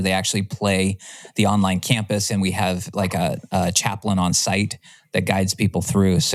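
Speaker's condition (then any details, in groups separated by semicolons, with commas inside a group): No condition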